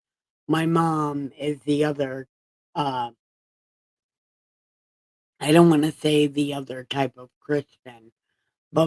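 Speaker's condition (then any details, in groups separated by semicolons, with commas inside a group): Brain injury; about 10 years after injury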